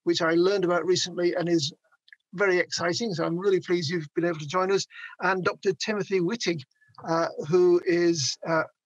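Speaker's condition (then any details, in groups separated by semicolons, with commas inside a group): No condition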